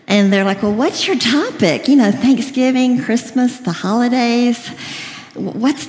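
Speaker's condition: Cleft lip and palate, severe

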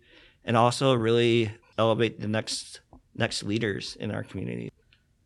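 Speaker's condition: Cleft lip and palate; congenital, present from birth in South Korea

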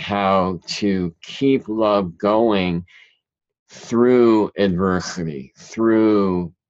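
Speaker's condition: Cleft palate; present since childhood

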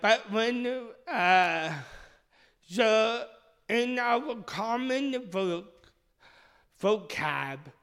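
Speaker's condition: Speech impediment; initially misdiagnosed

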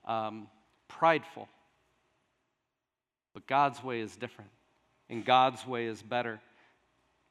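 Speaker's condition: No condition

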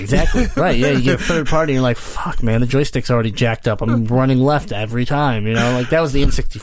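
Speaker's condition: Cleft palate; congenital

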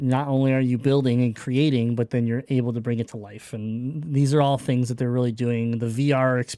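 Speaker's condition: Cleft palate; congenital cleft palate, many surgeries, time spent in children's hospital

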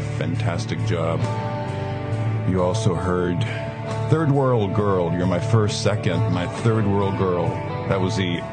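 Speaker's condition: No condition

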